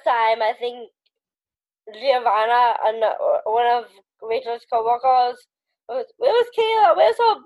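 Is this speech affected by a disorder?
Yes: Down syndrome.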